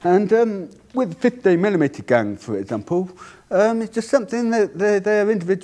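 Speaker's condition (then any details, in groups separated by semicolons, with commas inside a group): Deafness; cannot hear own voice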